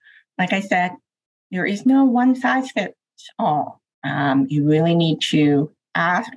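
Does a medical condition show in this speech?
Yes: deafness; deaf and oral, uses cochlear implants to hear; using remote CART captioning during this session; uses spoken Language, also uses American Sign Language.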